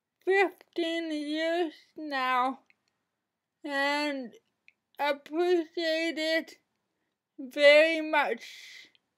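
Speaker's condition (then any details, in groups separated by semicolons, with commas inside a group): Cerebral palsy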